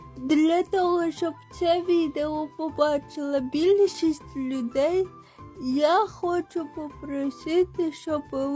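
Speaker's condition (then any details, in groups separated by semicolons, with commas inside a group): Cerebral palsy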